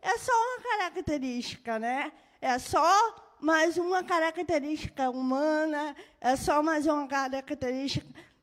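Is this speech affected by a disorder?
Yes: cerebral palsy; birth brain injury; moderate.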